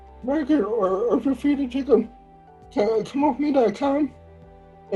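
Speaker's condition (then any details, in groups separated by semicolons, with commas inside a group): Cerebral palsy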